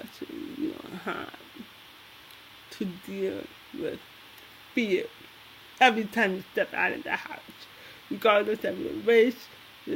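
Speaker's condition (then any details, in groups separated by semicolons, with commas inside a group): Cerebral palsy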